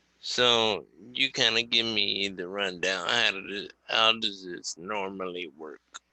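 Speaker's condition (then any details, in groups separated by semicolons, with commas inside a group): Cerebral palsy; wheelchair user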